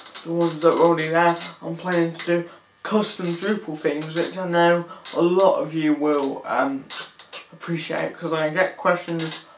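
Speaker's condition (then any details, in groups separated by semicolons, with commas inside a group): Cerebral palsy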